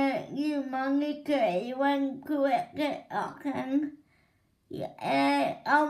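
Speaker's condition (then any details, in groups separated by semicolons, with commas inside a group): Cerebral palsy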